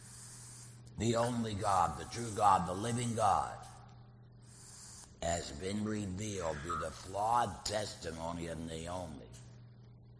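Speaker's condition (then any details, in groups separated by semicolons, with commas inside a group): Laryngectomy; speaking and preaching through voice prosthesis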